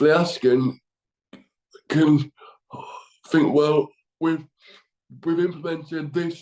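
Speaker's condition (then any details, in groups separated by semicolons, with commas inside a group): Cerebral palsy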